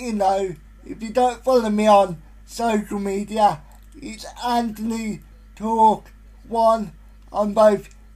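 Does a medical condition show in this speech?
Yes: spastic quadriplegic cerebral palsy; most severe type, present since birth, uses electric wheelchair driven himself.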